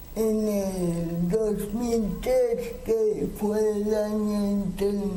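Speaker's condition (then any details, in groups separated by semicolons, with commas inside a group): Cerebral palsy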